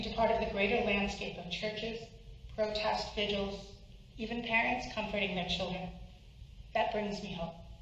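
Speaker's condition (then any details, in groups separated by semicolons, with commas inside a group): No condition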